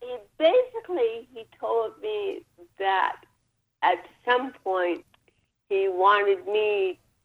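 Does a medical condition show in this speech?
Yes: cerebral palsy; spinal cord surgery last summer, brace after surgery.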